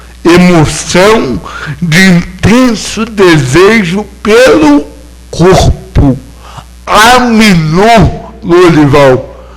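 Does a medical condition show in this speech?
Yes: cerebral palsy; no speech as child.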